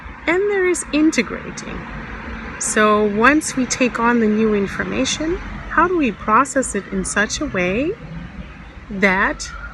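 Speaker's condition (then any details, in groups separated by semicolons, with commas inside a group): No condition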